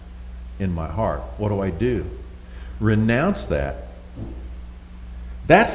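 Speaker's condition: No condition

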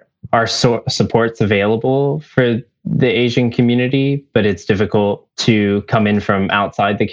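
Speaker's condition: No condition

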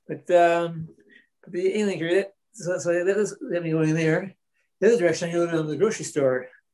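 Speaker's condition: Parkinson's disease; progressive Parkinson's

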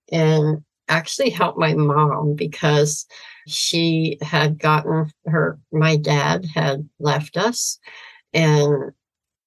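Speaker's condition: Severe cleft palate, cleft lip and palate; congenital severe cleft, trachea and breathing problems

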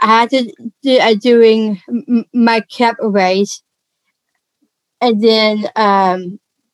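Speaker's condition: Down syndrome; congenital

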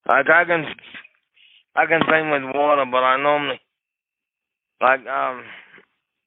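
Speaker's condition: Cerebral palsy; wheelchair user

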